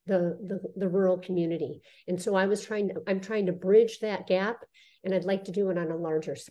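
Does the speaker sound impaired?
Yes: cleft lip and palate; spoke funny and whistled before reconstruction at 17.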